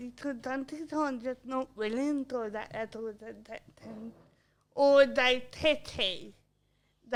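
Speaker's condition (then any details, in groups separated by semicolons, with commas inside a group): Cerebral palsy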